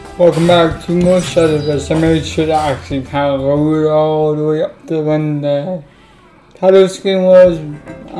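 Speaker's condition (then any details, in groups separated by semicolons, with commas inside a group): Cerebral palsy; affects legs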